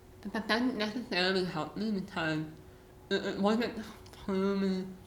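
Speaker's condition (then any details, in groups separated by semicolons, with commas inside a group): Muscular dystrophy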